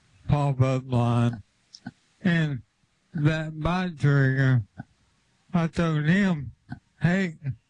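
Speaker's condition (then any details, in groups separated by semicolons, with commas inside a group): ALS; limb onset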